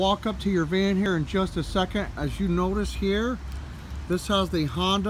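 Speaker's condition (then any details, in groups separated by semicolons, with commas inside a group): No condition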